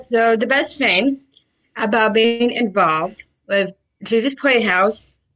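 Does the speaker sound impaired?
Yes: Down syndrome; congenital, early intervention programs and therapies in early childhood; 29 years old.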